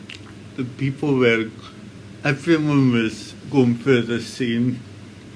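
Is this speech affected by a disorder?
Yes: cerebral palsy.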